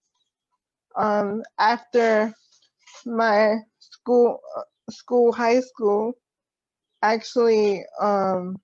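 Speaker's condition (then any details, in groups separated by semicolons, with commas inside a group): Cerebral palsy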